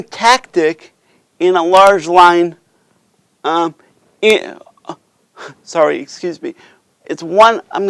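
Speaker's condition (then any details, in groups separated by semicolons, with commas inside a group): Cerebral palsy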